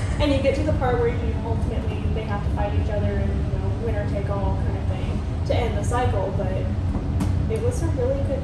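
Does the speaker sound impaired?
No.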